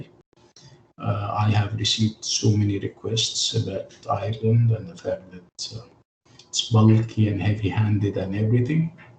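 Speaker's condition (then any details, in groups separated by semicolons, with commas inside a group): No condition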